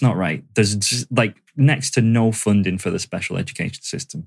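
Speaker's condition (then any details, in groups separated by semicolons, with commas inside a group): No condition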